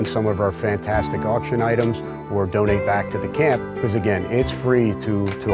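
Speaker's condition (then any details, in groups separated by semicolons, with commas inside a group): No condition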